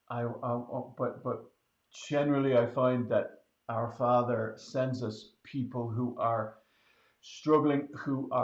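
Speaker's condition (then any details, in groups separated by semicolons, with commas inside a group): No condition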